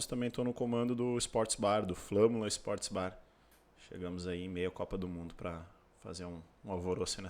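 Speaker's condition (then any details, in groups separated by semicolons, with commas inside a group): No condition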